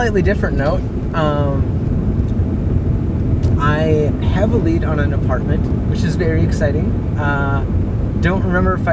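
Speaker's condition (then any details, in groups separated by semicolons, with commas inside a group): No condition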